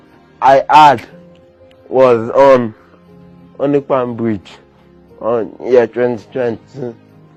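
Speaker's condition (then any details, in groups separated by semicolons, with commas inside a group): Cerebral palsy; limited movement and coordination, since childhood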